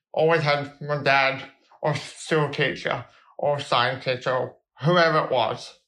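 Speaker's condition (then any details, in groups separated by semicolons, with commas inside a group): Cerebral palsy; balance and movement helped by football since age four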